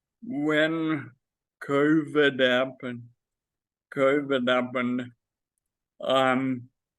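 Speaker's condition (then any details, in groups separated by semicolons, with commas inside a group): Friedreich's ataxia; neurodegenerative, affects mobility, balance, coordination, spasticity; diagnosed at age 16; does voice exercises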